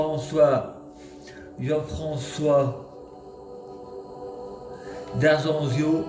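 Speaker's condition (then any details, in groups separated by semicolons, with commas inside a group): Multiple sclerosis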